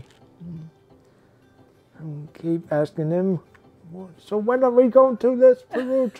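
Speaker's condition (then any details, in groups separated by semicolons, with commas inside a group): Traumatic brain injury; hit by car as child, resuscitated; now able to walk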